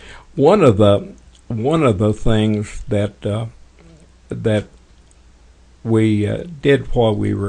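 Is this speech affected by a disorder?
Yes: Parkinson's; tremors as early symptom.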